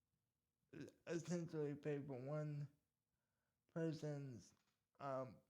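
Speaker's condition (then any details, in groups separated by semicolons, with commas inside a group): Cerebral palsy; atypical speech, concentrates on voice and pronunciation publicly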